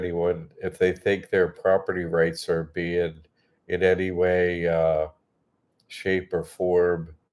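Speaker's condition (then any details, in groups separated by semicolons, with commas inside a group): No condition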